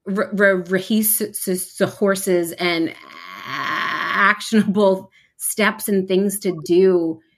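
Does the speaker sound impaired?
Yes: stuttering; variable stuttering, formerly preoccupied with which words would be easier to say, helped by stuttering community; amount of stuttering, feeling stuck and physical tension fluctuate, stutters openly; here repeated sounds, prolonged sounds.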